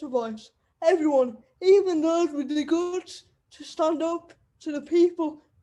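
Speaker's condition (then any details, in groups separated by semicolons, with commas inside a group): Cerebral palsy; wheelchair user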